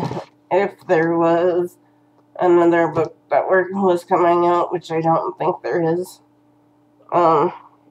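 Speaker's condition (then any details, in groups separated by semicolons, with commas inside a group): Cerebral palsy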